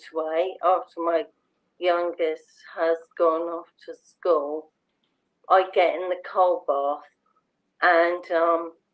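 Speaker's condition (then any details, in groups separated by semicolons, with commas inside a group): Motor neurone disease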